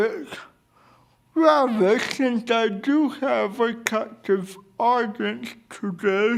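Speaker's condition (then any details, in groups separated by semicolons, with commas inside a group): Cerebral palsy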